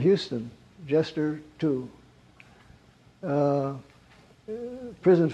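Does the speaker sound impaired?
Yes: Parkinson's; gets up around 3 am.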